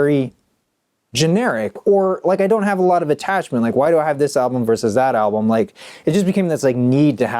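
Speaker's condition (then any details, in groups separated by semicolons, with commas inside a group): No condition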